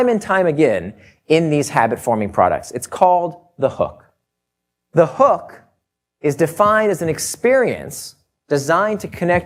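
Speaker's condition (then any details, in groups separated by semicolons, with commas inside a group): No condition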